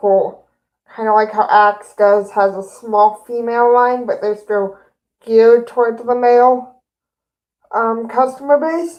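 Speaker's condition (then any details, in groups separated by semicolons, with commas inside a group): Cerebral palsy; both hands affected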